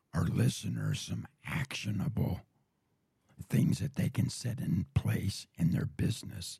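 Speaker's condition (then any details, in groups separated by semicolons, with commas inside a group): Throat cancer surgery, voice box tumor; tumor paralyzed vocal cords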